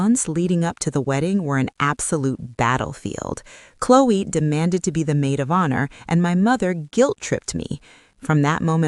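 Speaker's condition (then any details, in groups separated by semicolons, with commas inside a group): No condition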